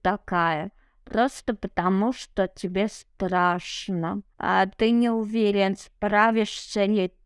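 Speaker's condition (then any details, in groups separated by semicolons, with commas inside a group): Cerebral palsy; no wheelchair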